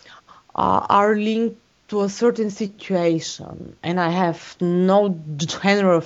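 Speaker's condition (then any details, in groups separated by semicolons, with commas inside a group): Stuttering; past speech language therapist, Toastmasters-style stuttering self-help group, speeches recorded on camera; worse in public speaking, interviews, stress, foreign languages like English, Norwegian, processing meaning; little with colleagues; prolonged sounds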